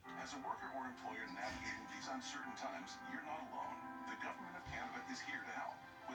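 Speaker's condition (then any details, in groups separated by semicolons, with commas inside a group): No condition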